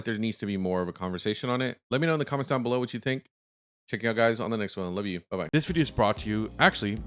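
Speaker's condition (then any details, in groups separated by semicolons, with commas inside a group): No condition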